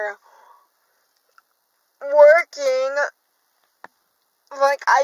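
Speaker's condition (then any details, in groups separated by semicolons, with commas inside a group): Cerebral palsy; from birth, affects walking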